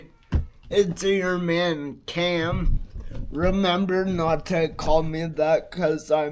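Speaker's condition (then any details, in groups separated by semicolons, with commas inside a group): Multiple sclerosis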